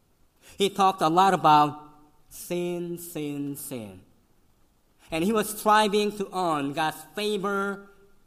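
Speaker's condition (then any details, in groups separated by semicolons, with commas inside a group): Cleft lip and palate; congenital, severe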